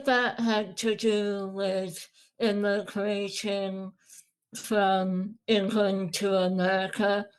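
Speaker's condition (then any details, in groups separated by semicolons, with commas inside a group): Moebius syndrome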